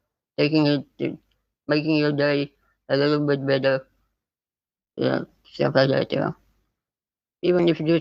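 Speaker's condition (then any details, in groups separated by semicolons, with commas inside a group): Spinal muscular atrophy type 2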